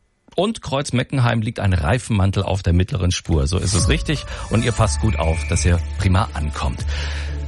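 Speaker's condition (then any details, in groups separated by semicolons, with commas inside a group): No condition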